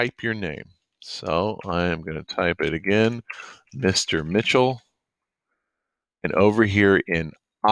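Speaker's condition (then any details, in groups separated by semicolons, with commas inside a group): No condition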